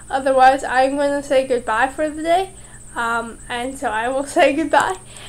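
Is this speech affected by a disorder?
Yes: cerebral palsy.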